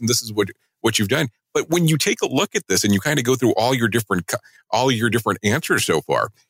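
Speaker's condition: No condition

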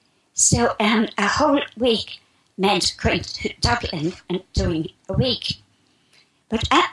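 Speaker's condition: Spasmodic dysphonia; described as strangulation of the esophagus

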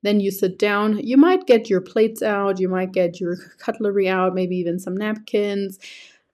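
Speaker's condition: No condition

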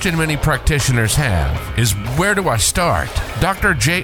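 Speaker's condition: No condition

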